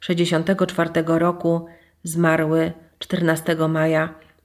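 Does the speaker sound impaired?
No.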